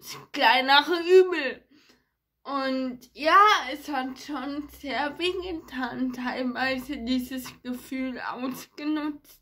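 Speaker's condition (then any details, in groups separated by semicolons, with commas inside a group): Ataxia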